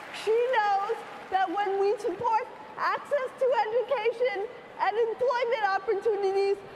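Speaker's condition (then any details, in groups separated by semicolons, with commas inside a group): Cerebral palsy, spastic quadriplegia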